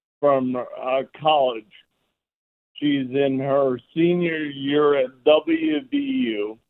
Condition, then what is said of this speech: ALS (motor neuron disease). Lori, I will help him with some of his sentences if he needs.